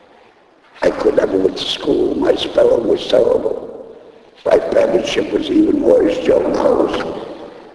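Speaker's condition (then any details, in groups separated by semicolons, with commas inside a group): Laryngectomy; device placed in throat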